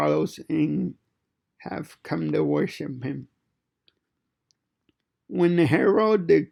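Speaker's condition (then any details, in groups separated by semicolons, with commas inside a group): Cerebral palsy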